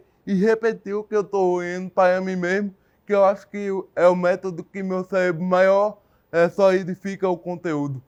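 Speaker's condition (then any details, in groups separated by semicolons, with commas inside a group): Cerebral palsy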